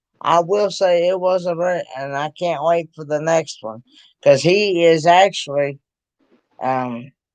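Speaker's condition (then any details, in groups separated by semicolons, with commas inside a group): Cerebral palsy; present since birth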